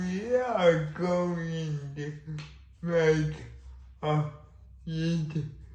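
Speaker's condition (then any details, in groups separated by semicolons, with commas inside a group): Cerebral palsy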